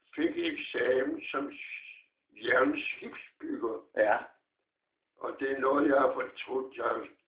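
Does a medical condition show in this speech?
Yes: Parkinson's disease.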